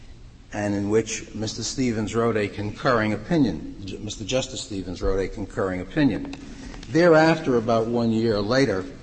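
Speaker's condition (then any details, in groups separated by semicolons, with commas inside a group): No condition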